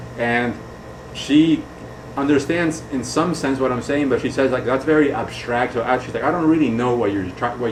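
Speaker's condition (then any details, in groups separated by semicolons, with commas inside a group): No condition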